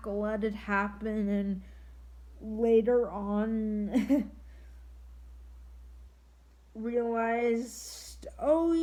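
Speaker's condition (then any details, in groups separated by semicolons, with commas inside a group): Triplegic cerebral palsy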